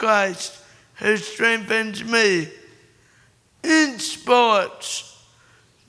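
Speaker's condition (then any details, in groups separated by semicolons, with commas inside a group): Cerebral palsy; born premature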